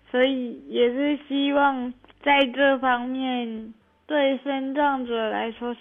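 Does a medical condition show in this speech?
Yes: cerebral palsy.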